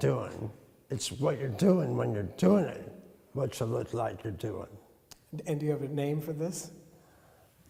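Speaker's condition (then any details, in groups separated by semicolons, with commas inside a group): Tongue cancer; treated in the past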